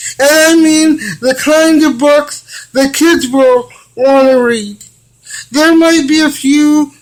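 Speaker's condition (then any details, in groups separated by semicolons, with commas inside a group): Cerebral palsy; from birth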